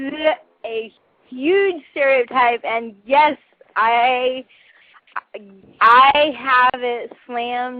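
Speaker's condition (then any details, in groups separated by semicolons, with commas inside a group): Cerebral palsy; handwriting painful and messy; stutters from speech muscle involvement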